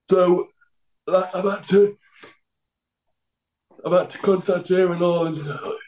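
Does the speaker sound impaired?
Yes: cerebral palsy; dodgy left arm.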